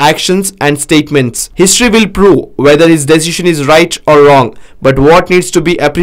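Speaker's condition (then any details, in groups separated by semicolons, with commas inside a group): No condition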